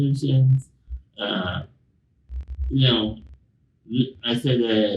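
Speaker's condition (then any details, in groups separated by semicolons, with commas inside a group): Spinal muscular atrophy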